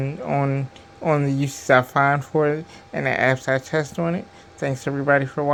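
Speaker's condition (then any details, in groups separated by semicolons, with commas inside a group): Cerebral palsy; diplegia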